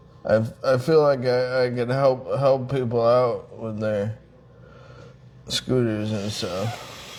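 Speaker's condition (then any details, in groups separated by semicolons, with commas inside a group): Traumatic brain injury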